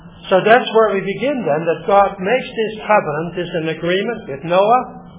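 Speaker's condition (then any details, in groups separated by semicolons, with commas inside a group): No condition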